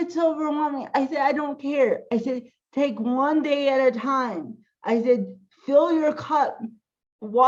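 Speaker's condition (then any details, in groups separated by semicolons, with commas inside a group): Cerebral palsy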